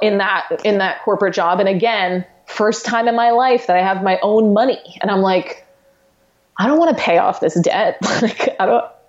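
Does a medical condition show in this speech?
No.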